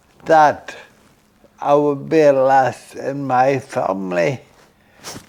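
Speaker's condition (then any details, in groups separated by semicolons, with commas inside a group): Friedreich's ataxia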